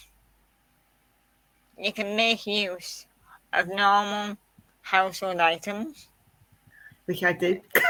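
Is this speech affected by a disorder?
Yes: quadriplegic cerebral palsy.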